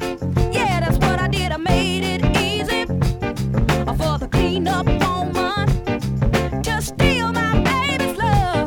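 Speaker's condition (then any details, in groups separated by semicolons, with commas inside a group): No condition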